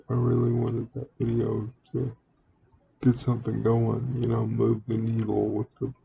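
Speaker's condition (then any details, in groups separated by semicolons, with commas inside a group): Cerebral palsy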